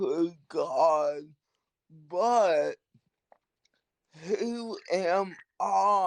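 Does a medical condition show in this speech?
Yes: cerebral palsy.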